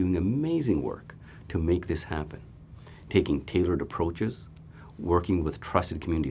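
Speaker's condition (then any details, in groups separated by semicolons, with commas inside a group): No condition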